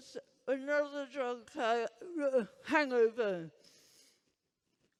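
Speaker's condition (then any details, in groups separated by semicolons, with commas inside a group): Huntington's disease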